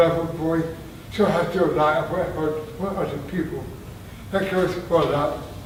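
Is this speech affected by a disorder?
Yes: traumatic brain injury; near-fatal injury.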